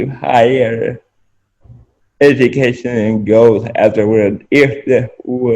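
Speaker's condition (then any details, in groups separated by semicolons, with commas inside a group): Spastic quadriplegic cerebral palsy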